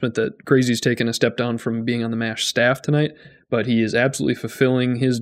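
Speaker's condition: No condition

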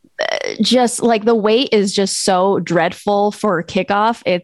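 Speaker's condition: No condition

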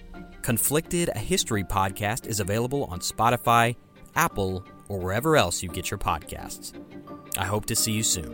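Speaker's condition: No condition

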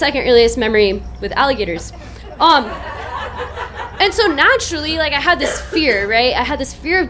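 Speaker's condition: No condition

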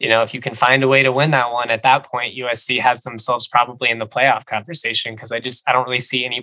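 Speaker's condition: No condition

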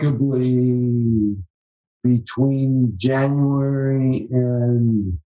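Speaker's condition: ALS; spasticity

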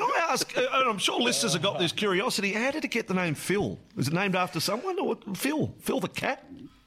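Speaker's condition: No condition

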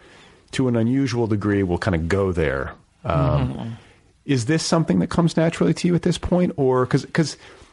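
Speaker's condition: No condition

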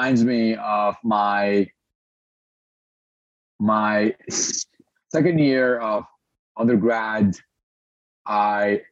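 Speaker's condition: Stutter; stutter since birth in Lebanon, speaking disability, breathing technique partly controls it, Toastmasters practice; stutters openly during interview, experienced public speaker; audible stutter, pauses may sound like internet lag; repeated words, blocks

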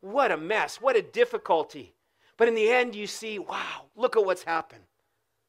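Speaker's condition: No condition

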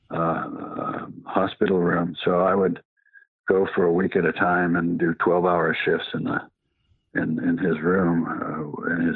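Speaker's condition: Parkinson's; past cancer

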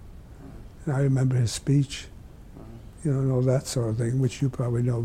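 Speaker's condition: ALS; fatal

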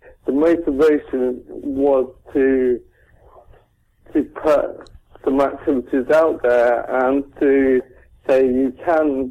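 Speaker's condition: Cerebral palsy; dead for 26 minutes at birth

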